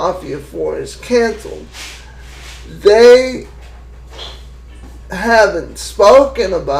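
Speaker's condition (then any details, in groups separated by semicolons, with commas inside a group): Cerebral palsy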